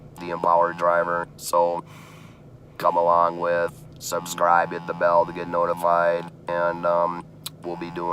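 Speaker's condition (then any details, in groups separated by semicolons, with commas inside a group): Laryngeal cancer laryngectomy, electrolarynx; survivor, chemo and radiation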